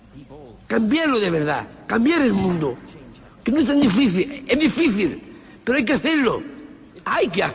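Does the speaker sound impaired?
Yes: Down syndrome; trisomy 21, three copies of chromosome 21, genetic, congenital, age 47.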